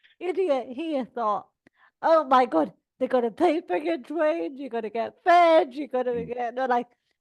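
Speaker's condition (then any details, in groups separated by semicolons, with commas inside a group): Cerebral palsy; all four limbs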